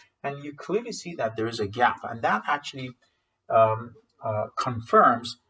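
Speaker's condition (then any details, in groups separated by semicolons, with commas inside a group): No condition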